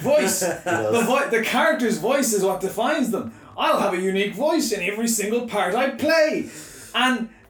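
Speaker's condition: No condition

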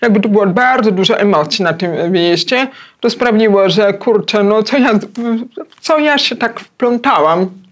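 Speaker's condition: Hard of hearing, cochlear implant; electronic device must be protected from rain and water

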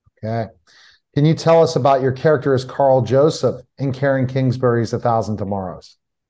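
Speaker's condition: No condition

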